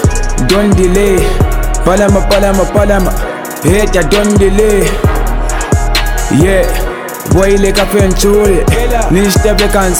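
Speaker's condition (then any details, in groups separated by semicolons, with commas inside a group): No condition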